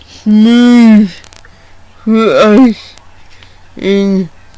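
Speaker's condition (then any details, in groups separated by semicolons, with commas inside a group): Cerebral palsy; slurred speech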